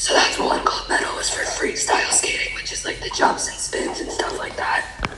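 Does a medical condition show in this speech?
Yes: laryngeal papillomatosis; congenital, papillomas growing in airway, periodic laser removal, many laser surgeries, vocal cord scar tissue; scarred vocal cords cannot vibrate, altered voice, breathless on exertion as airway gradually blocks.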